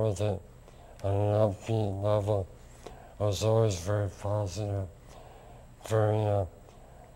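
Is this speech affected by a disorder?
Yes: lou Gehrig's disease; swallowing and speaking affected last, voice affected.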